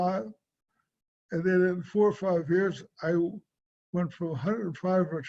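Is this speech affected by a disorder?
Yes: cerebral palsy; affects speech and swallowing.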